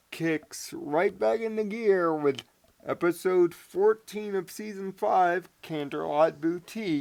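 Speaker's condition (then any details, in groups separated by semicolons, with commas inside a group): Cerebral palsy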